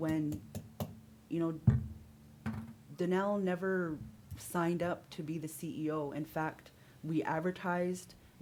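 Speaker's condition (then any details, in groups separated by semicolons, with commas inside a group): No condition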